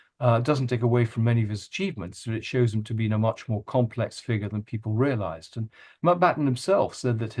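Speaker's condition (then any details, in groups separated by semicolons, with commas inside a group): No condition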